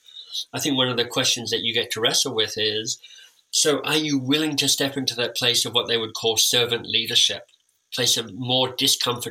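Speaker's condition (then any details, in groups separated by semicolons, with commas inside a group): Cleft lip and palate; time with an orthodontist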